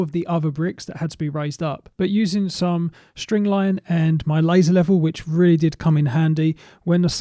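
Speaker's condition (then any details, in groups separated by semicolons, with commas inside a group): No condition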